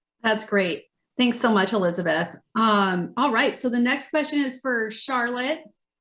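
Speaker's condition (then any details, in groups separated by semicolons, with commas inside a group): No condition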